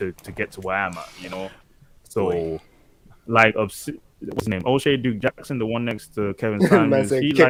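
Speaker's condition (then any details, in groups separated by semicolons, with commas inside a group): No condition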